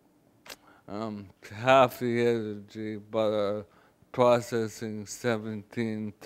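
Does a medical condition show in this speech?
Yes: ALS, through a speech-generating device; wheelchair user; diagnosed 1.5 years ago, still speaking with own voice; voice banked for synthetic voice, expects voice loss.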